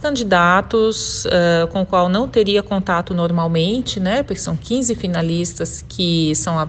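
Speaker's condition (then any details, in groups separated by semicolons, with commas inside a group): No condition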